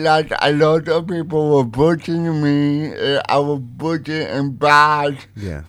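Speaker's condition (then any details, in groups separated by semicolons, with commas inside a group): Cerebral palsy; partly voiced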